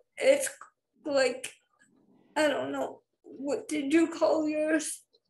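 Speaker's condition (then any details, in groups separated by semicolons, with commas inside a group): Spastic cerebral palsy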